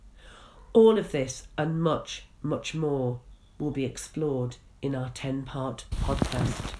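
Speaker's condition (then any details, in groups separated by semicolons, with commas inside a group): No condition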